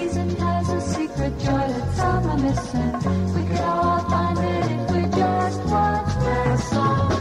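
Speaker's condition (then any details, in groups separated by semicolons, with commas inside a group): No condition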